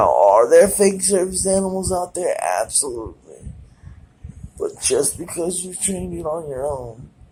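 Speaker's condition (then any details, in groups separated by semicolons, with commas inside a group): Cerebral palsy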